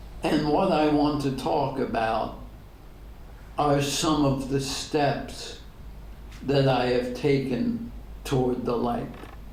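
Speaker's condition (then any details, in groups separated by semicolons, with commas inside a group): ALS; degenerative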